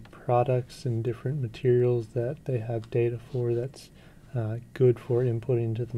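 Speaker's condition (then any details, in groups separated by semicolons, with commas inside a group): No condition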